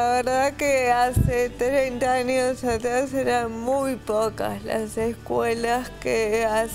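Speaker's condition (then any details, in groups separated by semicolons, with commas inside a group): Cerebral palsy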